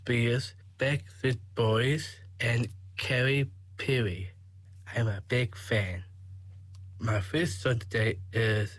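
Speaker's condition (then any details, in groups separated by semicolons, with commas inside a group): Down syndrome; age 21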